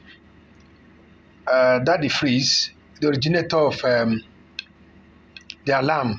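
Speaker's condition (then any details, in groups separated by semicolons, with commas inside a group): No condition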